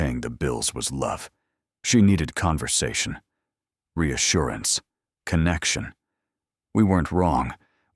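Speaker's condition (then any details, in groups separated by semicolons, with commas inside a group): No condition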